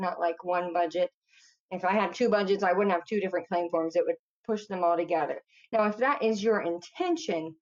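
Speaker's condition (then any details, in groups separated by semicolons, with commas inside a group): No condition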